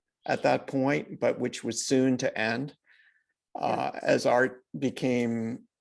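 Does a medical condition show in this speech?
No.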